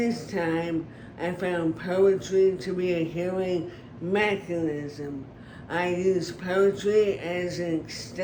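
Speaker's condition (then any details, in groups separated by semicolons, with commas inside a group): Brain injury; traumatic, car accident; could not blow out candles for years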